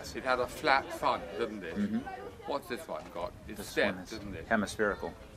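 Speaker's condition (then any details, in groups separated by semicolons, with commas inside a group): No condition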